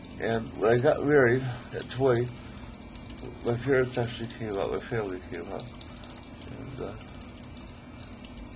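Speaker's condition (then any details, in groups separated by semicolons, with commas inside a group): ALS; still able to talk, articulate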